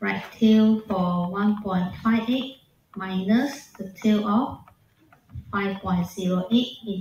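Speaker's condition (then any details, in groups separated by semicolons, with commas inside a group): No condition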